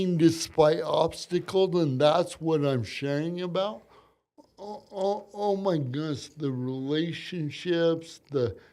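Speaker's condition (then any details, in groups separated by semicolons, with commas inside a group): Cerebral palsy; from birth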